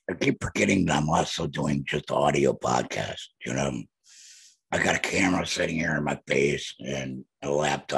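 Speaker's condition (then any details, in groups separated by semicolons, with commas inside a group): Laryngectomy, voice prosthesis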